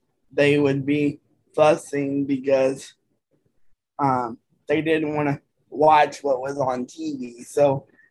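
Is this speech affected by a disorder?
Yes: cerebral palsy; uses adaptive voice dictation apps on phone and computer for typing.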